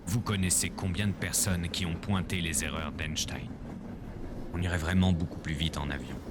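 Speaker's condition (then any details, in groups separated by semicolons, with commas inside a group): No condition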